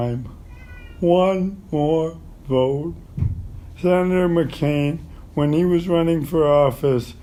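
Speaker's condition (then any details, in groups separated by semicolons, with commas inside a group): ALS; terminal; voice is going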